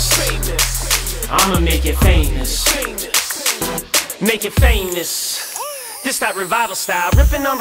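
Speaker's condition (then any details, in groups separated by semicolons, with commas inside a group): No condition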